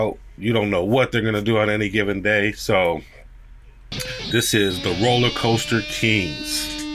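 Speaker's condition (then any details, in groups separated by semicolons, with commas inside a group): No condition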